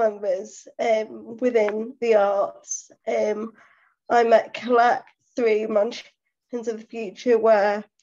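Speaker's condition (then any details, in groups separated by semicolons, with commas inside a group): Cerebral palsy; full-time wheelchair user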